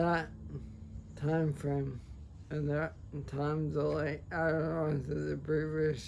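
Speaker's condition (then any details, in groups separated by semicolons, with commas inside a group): ALS, sporadic; speech affected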